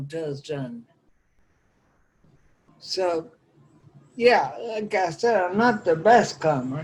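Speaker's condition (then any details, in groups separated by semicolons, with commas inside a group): Ataxia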